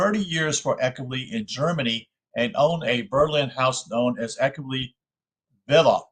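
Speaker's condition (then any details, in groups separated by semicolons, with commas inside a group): No condition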